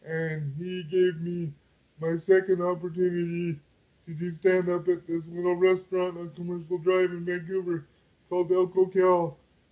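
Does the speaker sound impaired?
Yes: quadriplegic cerebral palsy; most of body affected, wheelchair user, needs help holding mic and adjusting position on stage; raising funds for ramp system to access inaccessible stages.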